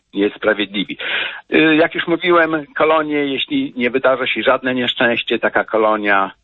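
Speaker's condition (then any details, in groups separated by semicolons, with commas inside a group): No condition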